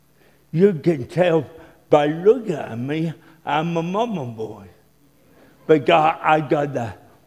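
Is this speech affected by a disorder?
Yes: cerebral palsy; born dead.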